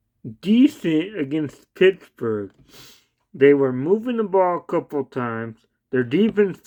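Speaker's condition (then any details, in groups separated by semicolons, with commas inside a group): Cerebral palsy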